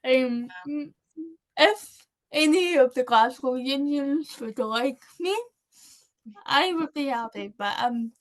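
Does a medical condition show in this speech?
Yes: cerebral palsy.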